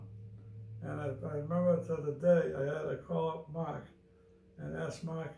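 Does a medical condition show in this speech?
Yes: Parkinson's disease; loses track of thoughts.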